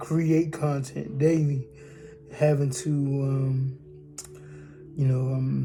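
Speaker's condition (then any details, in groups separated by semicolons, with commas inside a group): Cerebral palsy; from birth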